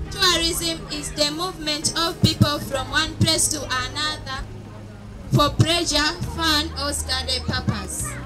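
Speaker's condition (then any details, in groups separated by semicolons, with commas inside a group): No condition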